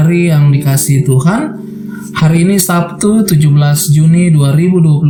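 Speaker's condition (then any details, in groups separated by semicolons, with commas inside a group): No condition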